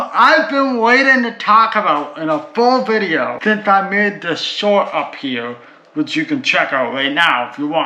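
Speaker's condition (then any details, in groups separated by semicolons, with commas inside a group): Cerebral palsy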